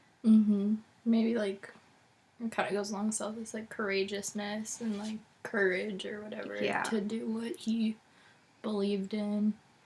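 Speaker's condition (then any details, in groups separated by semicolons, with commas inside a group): No condition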